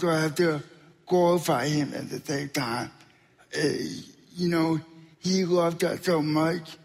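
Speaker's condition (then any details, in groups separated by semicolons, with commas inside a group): Spastic quadriplegic cerebral palsy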